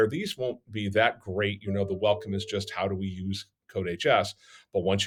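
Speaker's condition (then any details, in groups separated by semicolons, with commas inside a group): No condition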